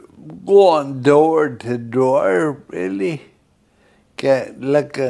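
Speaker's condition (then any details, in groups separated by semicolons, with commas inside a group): Friedreich's ataxia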